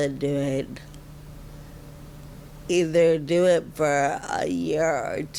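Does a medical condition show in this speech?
Yes: Friedreich ataxia; speech tires with effort.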